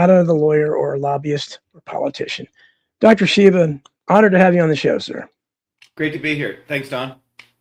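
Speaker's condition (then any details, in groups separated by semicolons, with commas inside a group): No condition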